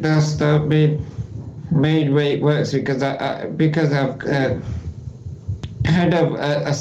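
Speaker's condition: Duchenne muscular dystrophy; lifelong, about 28 years, full-time wheelchair user, good finger ability with right technology and positioning

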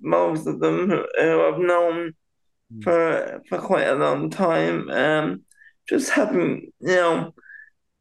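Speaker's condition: Cerebral palsy; very slightly delayed speech

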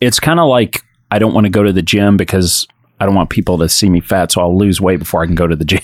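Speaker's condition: No condition

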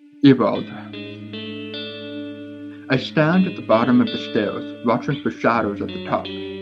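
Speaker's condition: Deafness with speech impediment; born deaf, years of speech therapy, English not familiar, cannot really hear voices in interviews; speech shaped by years of speech therapy; some words difficult to say, must adjust tongue to speak properly

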